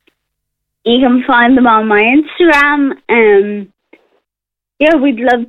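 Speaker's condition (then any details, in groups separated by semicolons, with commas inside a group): Friedreich's ataxia; awaiting HSE reimbursement decision on Skyclarys, drug that slows progression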